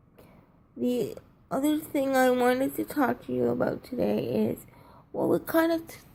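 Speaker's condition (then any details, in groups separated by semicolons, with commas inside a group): Cerebral palsy, triplegia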